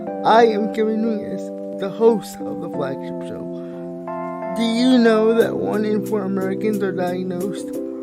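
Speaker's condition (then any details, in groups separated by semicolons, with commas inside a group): Cerebral palsy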